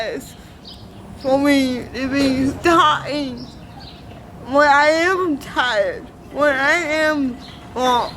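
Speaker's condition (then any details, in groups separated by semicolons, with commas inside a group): Cerebral palsy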